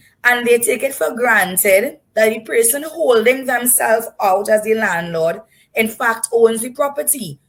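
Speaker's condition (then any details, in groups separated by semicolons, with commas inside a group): No condition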